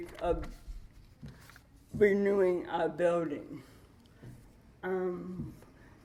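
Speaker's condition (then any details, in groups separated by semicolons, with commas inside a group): Cerebral palsy with dystonia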